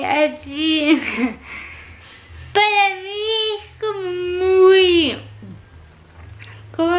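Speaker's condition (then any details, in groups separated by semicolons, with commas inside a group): Cerebral palsy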